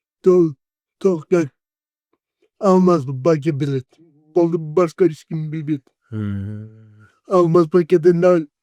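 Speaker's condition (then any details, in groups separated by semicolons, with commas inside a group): Cerebral palsy; 40 years with condition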